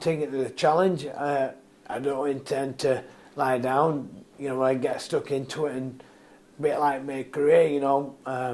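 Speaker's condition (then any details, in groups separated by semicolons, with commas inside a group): Motor neurone disease; mainly affects voice and throat muscles; recently diagnosed, symptoms began few months before; slurred speech, worsening every week or two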